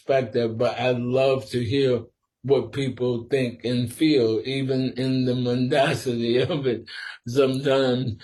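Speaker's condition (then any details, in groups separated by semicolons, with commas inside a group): Sporadic ALS; must speak slower and carefully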